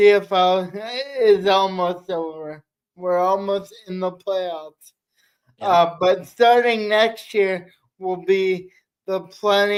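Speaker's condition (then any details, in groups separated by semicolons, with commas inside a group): Cerebral palsy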